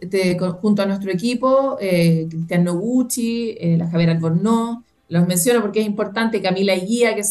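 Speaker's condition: No condition

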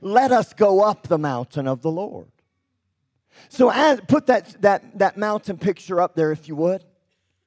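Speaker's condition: Cleft lip and palate; preaches publicly

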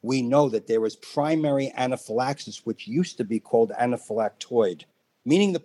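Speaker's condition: No condition

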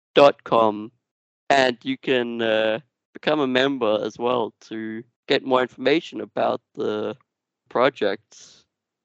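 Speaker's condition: Duchenne muscular dystrophy; genetic, progressive

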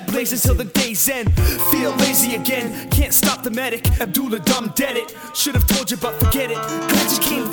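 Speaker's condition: No condition

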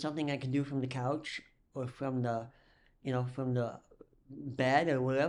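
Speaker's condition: Cleft lip and palate; missing muscles

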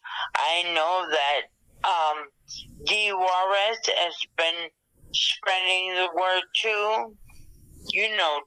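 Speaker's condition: Dysarthria after stroke, thalamic hemorrhage; cognition intact

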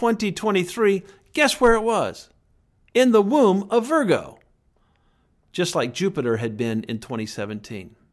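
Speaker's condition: No condition

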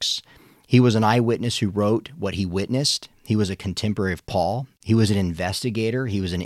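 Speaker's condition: No condition

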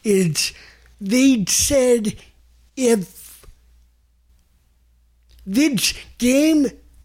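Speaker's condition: Cerebral palsy; developmental

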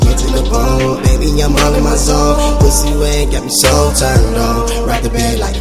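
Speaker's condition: No condition

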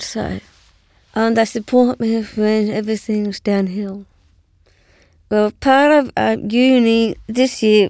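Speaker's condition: Down syndrome; learning difficulty; age 38

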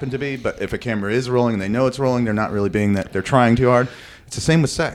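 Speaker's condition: No condition

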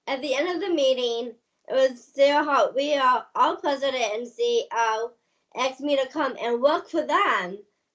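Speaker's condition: Down syndrome

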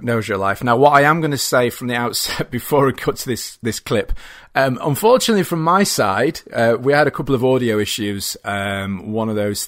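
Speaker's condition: No condition

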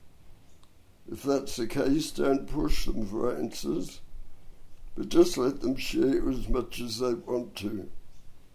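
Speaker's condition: Dystonia and cerebral palsy; hard-to-diagnose

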